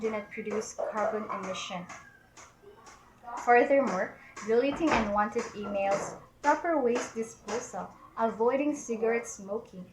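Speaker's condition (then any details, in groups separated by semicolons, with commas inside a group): No condition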